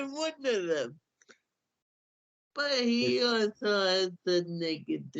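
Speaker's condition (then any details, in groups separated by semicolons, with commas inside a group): Cerebral palsy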